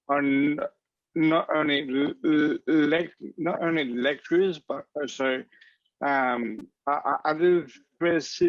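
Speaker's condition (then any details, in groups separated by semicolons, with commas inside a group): Cerebral palsy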